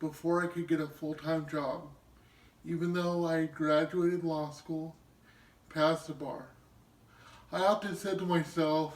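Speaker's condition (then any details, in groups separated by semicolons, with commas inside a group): Cerebral palsy; cerebral palsy from birth, wheelchair user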